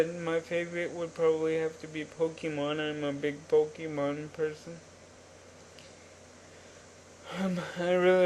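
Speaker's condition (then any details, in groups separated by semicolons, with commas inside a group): Cerebral palsy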